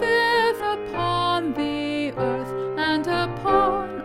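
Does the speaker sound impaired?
No.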